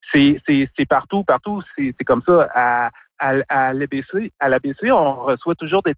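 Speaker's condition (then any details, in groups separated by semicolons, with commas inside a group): Stuttering; developmental stuttering since childhood, neurodevelopmental speech condition; stuttering reduced after stopping struggle, acceptance via Association Bégaiement Communication (ABC), still fluctuates; not stuttering during interview, stutters in stressful situations, worse with fear and trying not to stutter; repeated sounds, repeated words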